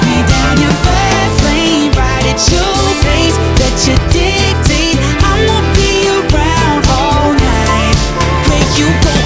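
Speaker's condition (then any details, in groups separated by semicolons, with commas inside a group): No condition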